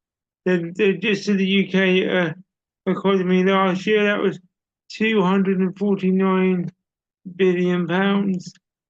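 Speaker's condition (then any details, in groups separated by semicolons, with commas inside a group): Cerebral palsy; uses wheelchair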